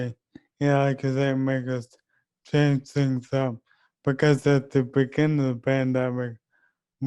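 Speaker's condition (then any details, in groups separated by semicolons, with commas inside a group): ALS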